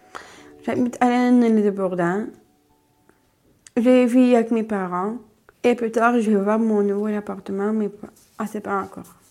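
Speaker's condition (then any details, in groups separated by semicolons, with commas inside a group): Down syndrome (trisomy 21); extra copy of chromosome 21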